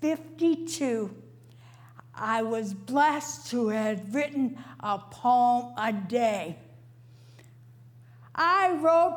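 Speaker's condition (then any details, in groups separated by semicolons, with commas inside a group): Stroke; memory and speech critically affected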